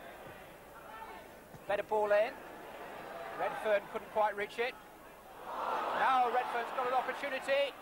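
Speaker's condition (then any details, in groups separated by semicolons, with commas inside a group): No condition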